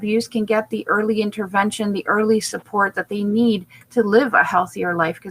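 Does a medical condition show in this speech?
No.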